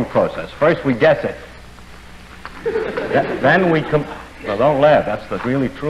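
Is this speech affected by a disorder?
No.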